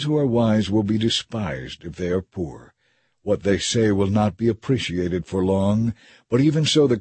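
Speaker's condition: No condition

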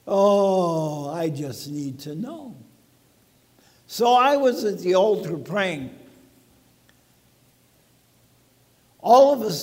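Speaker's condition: ALS; talks funny, speech sounds abnormal

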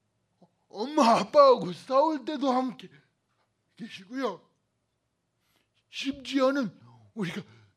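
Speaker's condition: Cerebral palsy; two surgeries upcoming

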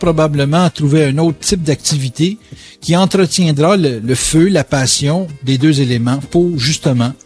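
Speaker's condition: No condition

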